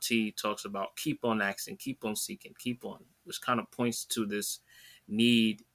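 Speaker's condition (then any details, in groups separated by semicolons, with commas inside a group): No condition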